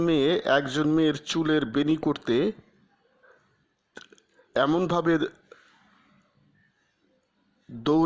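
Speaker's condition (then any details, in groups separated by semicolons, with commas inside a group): No condition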